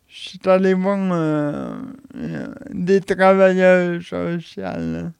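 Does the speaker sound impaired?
Yes: cerebral palsy; since birth, respite house since age 8 or 9.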